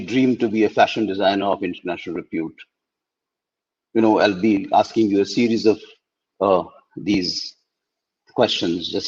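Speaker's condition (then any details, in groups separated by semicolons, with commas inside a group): No condition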